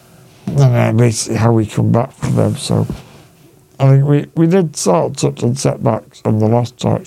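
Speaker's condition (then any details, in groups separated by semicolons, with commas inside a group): Duchenne muscular dystrophy; night ventilator, past punctured lung on night ventilator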